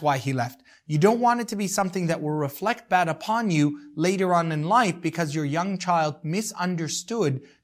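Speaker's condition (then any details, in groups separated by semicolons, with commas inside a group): No condition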